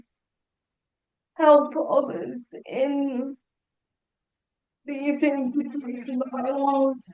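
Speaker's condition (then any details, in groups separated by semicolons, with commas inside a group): Cerebral palsy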